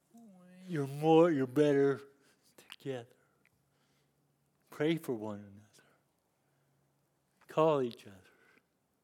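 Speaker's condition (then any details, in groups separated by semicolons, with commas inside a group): Cerebral palsy; lifelong disability since youth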